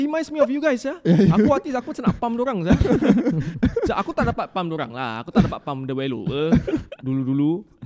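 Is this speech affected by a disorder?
No.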